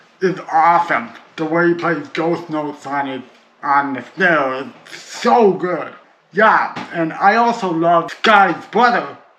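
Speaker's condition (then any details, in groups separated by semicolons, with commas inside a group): Cerebral palsy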